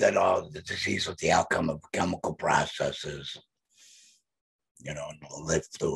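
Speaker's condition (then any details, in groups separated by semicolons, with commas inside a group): Laryngectomy, voice prosthesis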